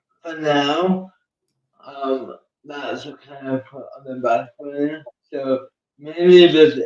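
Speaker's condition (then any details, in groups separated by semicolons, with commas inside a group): Cerebral palsy; uses one hand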